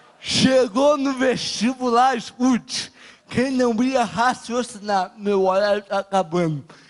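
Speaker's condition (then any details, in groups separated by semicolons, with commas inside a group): Cerebral palsy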